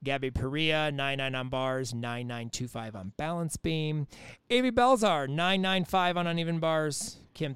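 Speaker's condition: No condition

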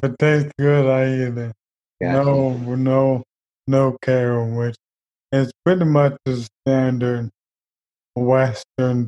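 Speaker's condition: ALS; speech and eventually breathing

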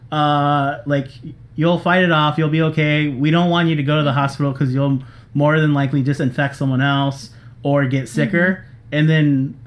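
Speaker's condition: No condition

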